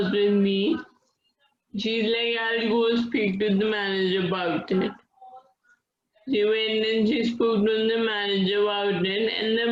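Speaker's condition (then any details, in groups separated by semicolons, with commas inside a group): Friedreich's ataxia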